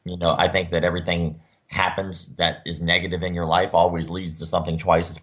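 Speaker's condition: Cleft lip and palate; facial scars from surgeries

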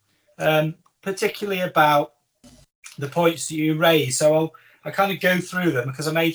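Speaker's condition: No condition

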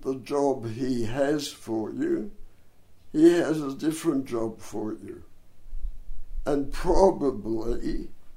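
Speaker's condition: Dystonia and cerebral palsy; adult dystonia pulling neck backwards

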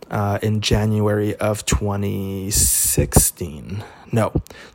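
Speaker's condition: Stutter; present since birth, lifelong; recording at 2:40 AM, stutter not edited out; less when alone or comfortable, worse when anxious, scared, nervous or excited, fear triggers stuttering, avoids talking, very quiet; prolonged sounds, blocks

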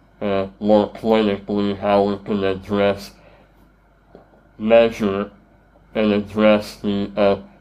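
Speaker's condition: Treacher Collins syndrome; some cannot understand

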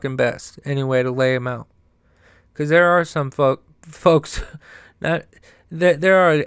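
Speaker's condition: Stutter; childhood stutter, pronunciation practice with grandma from about six, speech therapy, then stuttered every sixth sentence; needs a second to get words out; repeated sounds, repeated words

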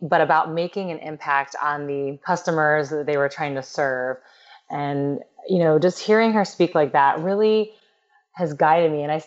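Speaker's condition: No condition

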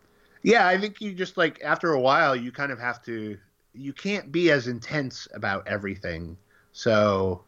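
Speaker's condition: No condition

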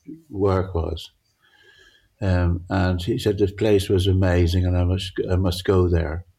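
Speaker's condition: Parkinson's; altered visual perception

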